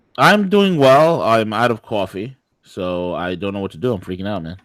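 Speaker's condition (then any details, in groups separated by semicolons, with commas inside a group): No condition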